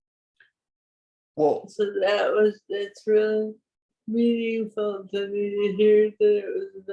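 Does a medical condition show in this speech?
Yes: Parkinson's; voice weaker than before.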